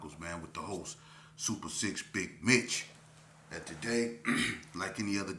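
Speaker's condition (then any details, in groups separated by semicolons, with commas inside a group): No condition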